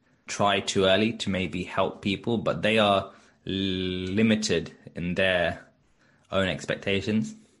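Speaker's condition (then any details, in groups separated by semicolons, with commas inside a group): Stutter; onset age four after two fluent years, ineffective speech therapy, drama school, Birmingham University course; blocking and freezing in childhood, fluent in drama performances, avoided class reading as teen; prolonged sounds, blocks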